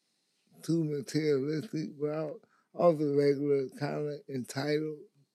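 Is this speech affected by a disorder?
Yes: stroke; uncontrollable drooling.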